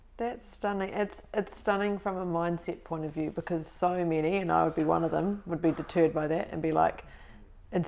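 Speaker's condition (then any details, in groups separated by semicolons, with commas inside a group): No condition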